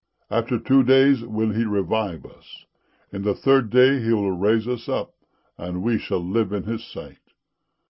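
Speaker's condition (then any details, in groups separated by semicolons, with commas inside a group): No condition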